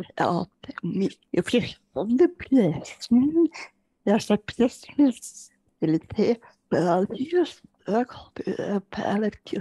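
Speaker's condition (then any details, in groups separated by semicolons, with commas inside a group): Generalized dystonia; generalized, leg weakness; worsens with anxiety, worse at recording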